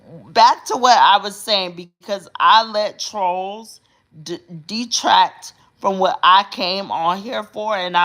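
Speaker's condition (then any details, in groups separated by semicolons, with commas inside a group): Cerebral palsy; uses specialized hospital bed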